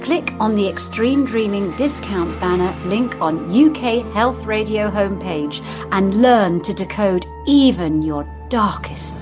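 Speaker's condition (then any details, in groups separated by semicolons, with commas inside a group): No condition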